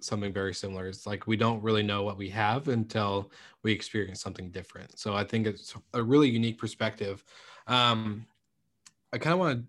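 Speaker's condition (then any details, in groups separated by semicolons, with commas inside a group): No condition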